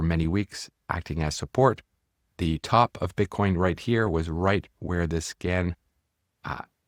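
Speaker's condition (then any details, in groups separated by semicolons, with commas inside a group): No condition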